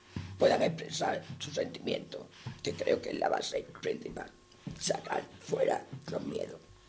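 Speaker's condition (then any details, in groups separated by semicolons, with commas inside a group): Total laryngectomy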